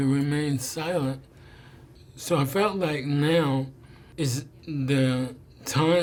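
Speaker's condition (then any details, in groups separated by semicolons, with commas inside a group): ALS; slurred speech early sign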